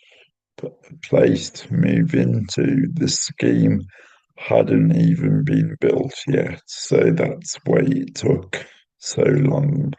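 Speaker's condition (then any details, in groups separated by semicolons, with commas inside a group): Cerebral palsy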